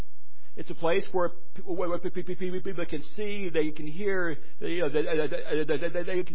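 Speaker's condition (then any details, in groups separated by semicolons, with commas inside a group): Stuttering; speech worse when really tired; repeated sounds, prolonged sounds, blocks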